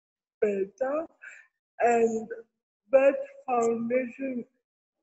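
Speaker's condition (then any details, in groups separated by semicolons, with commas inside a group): Cerebral palsy; medical negligence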